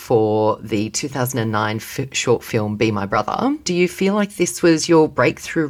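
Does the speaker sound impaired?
No.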